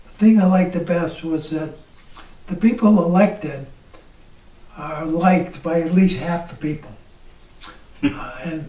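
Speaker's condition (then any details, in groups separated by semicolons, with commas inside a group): ALS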